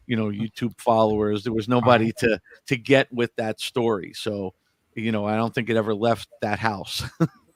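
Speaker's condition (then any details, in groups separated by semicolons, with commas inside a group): No condition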